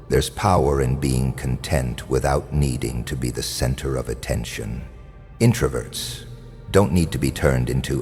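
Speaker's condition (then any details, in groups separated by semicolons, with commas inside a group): No condition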